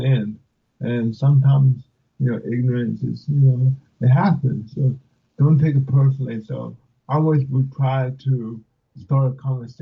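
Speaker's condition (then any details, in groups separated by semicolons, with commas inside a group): Cerebral palsy; from birth, affects speech, arms, legs, limited hand use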